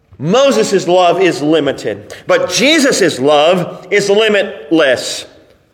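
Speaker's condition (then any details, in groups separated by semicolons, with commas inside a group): No condition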